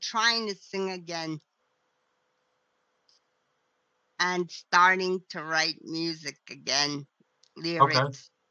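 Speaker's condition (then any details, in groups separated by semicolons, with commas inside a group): Cerebral palsy; vocal cords damaged by intubation tube during surgery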